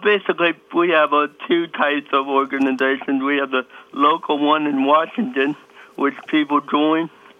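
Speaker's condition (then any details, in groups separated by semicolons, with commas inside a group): Cerebral palsy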